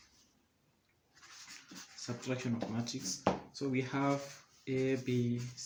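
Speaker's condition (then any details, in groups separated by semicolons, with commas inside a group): No condition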